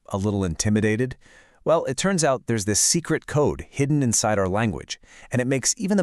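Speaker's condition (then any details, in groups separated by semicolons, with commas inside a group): No condition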